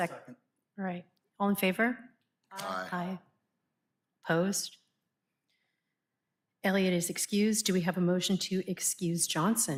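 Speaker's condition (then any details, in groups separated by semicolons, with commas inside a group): No condition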